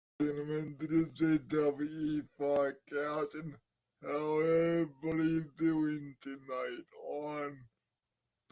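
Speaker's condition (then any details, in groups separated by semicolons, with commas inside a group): Cerebral palsy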